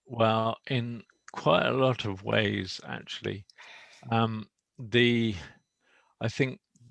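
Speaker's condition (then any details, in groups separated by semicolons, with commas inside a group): Motor neuron disease; speech a little slow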